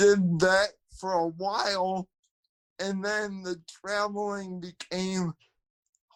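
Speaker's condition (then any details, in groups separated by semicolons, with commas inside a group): Cerebral palsy, spastic quadriplegia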